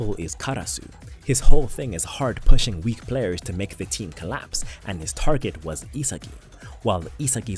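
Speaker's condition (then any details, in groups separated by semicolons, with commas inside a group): No condition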